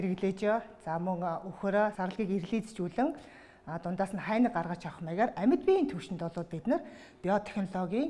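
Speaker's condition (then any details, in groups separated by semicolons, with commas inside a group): No condition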